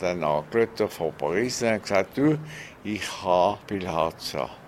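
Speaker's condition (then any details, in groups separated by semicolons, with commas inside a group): Stroke; stroke after a broken leg, aged 83; sometimes speaks a bit slowly, lost some learned local West African languages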